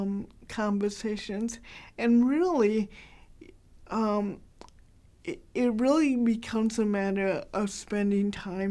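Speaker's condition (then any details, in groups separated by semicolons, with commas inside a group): Cerebral palsy, mild; hard to understand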